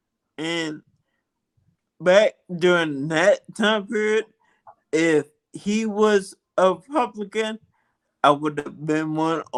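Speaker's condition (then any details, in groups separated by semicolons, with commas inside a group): Multiple sclerosis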